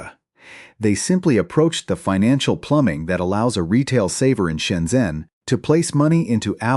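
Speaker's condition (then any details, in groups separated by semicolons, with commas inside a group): No condition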